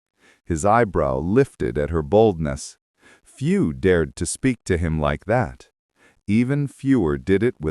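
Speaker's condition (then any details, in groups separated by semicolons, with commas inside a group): No condition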